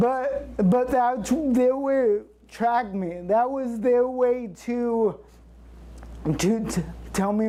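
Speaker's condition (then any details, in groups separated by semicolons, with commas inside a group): Cerebral palsy; since birth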